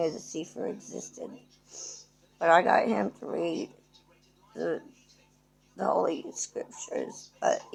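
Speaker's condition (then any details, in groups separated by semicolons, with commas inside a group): Cerebral palsy; present from birth, arthritic hips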